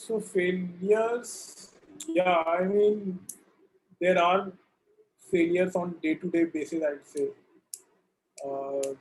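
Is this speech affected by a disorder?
Yes: stuttering; stuttering since childhood; learned techniques from co-founder meet, gained some confidence, first user of StammerAI exercises; here prolonged sounds.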